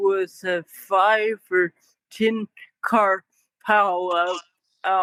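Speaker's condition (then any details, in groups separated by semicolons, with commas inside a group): Cerebral palsy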